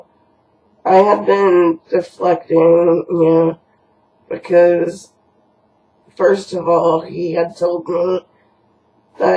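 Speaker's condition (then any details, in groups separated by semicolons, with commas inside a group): Cerebral palsy; housebound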